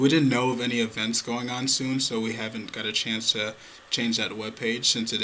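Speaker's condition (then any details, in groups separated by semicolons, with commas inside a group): No condition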